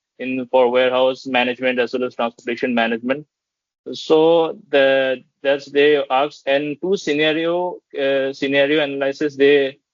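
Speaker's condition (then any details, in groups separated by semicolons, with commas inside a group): No condition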